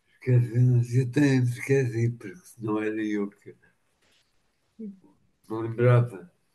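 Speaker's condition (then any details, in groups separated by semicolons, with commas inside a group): Machado-Joseph disease (sca3)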